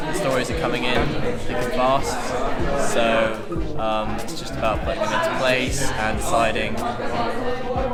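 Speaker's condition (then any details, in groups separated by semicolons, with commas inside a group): No condition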